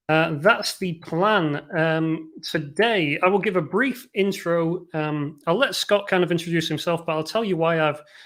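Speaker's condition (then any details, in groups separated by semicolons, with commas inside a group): No condition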